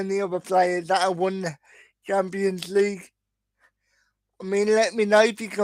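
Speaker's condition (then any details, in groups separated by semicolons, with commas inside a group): Cerebral palsy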